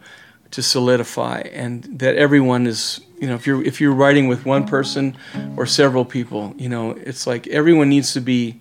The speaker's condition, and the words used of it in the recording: No condition.